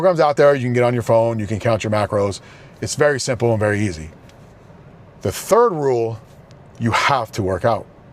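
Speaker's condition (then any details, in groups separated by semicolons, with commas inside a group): No condition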